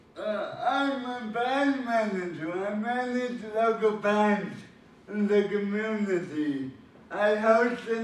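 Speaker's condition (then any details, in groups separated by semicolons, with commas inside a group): Cerebral palsy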